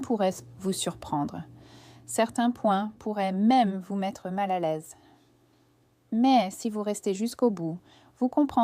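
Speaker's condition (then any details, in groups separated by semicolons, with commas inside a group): No condition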